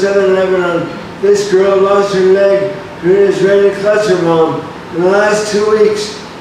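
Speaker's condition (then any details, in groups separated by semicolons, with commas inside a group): Brain injury; severe, occupational therapy after hospitalization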